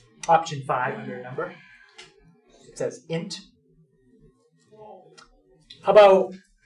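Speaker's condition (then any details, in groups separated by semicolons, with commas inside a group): No condition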